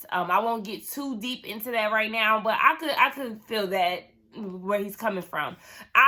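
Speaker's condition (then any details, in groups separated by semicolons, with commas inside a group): No condition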